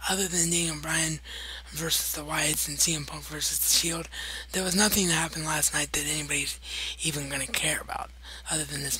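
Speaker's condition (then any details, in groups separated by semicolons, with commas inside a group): Cerebral palsy; wheelchair bound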